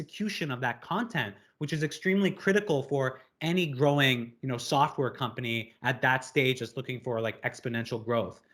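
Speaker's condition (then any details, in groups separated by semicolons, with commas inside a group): No condition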